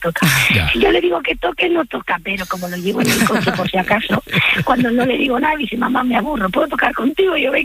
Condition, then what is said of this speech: Vocal nodules. Digo, no, no, es que tengo la voz rota, de verdad.